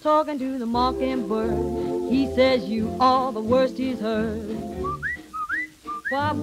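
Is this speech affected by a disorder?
No.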